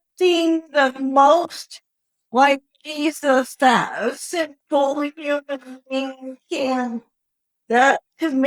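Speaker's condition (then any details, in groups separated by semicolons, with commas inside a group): Cerebral palsy; wheelchair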